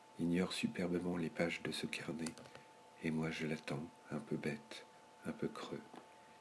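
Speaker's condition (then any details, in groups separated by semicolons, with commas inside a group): No condition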